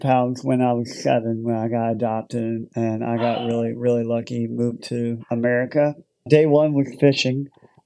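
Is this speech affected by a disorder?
Yes: cleft lip and palate; born in Ukraine.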